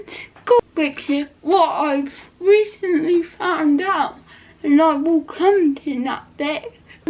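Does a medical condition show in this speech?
Yes: cerebral palsy; not quadriplegic.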